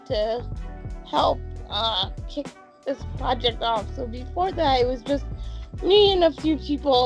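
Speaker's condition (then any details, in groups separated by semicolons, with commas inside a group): Cerebral palsy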